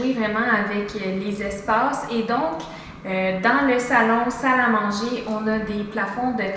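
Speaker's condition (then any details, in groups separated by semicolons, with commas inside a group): No condition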